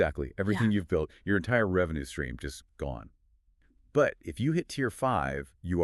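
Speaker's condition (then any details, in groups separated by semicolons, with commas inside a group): No condition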